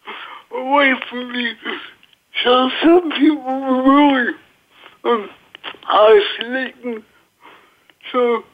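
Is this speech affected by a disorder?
Yes: cerebral palsy.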